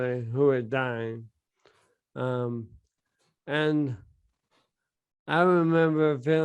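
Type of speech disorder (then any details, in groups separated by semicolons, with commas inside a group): Bulbar dysarthria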